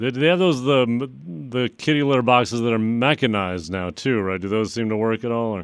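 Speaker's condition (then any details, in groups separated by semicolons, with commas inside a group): No condition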